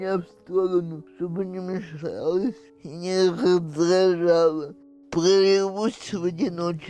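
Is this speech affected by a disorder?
Yes: cerebral palsy.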